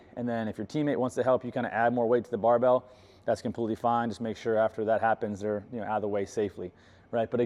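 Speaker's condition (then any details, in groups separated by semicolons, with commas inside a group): No condition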